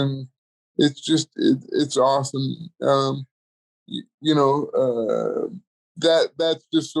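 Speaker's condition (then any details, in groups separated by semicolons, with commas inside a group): Cerebral palsy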